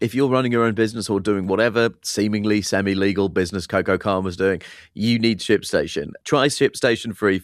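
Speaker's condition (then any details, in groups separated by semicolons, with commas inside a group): No condition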